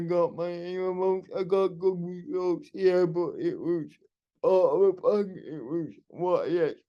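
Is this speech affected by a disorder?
Yes: cerebral palsy; wheelchair user.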